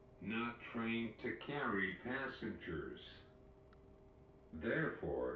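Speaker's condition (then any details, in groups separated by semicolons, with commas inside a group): Cerebral palsy; nonverbal, uses speaking typing app, some voice understood by familiars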